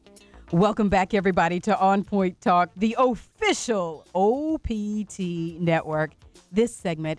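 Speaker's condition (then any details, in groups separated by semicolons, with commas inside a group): No condition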